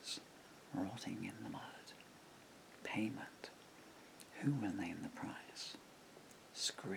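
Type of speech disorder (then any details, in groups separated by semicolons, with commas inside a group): Bulbar dysarthria; progressive bulbar palsy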